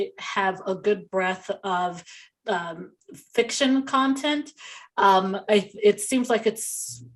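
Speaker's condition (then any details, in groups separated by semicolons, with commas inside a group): No condition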